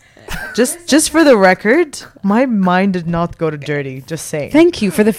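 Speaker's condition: No condition

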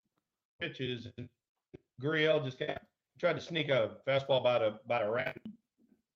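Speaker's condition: No condition

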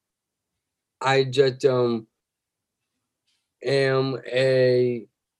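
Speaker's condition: Down syndrome

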